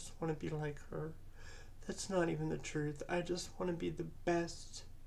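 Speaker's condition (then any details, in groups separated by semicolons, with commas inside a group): Cerebral palsy; present from birth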